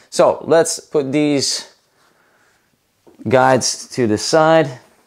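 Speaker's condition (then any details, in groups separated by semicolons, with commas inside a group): No condition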